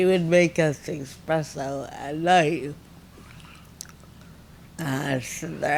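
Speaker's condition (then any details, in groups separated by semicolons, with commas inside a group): Friedreich ataxia, severe; some control of all limbs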